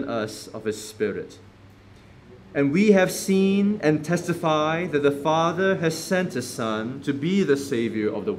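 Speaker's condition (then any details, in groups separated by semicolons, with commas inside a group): No condition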